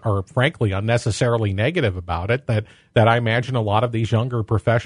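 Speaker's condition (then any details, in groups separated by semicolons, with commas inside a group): No condition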